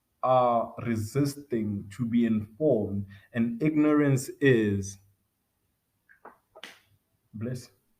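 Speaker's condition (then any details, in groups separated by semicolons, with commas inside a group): No condition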